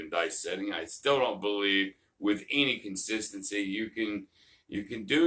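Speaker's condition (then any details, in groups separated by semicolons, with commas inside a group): No condition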